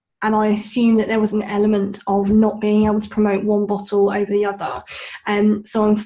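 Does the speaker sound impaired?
Yes: bilateral cleft lip and palate; congenital.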